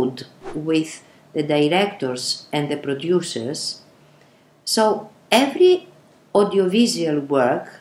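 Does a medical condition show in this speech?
No.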